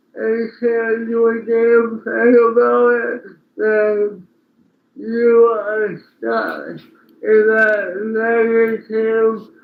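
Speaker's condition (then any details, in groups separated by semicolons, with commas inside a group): Speech impairment after birth surgery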